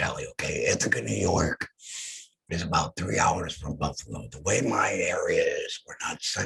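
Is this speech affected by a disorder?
Yes: head and neck cancer; voice lost.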